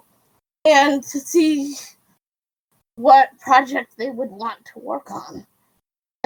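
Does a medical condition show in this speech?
Yes: cerebral palsy.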